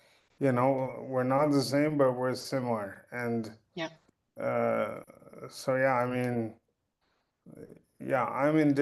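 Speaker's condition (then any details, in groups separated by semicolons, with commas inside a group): Cerebral palsy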